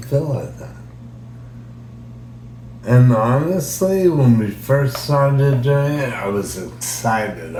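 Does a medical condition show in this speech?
Yes: brain injury.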